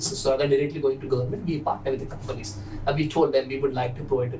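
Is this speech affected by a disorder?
No.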